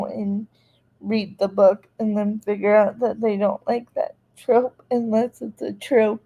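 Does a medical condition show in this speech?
Yes: cerebral palsy.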